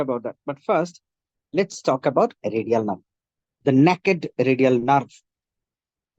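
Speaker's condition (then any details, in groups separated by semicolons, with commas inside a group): No condition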